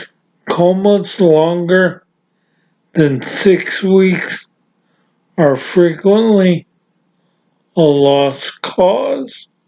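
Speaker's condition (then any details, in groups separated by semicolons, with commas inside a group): Severe traumatic brain injury; severe, ataxia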